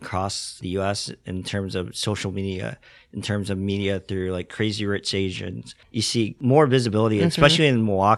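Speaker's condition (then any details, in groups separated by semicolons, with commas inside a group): Cleft lip and palate; congenital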